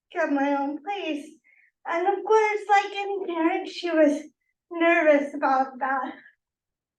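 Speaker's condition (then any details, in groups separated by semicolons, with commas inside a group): Cerebral palsy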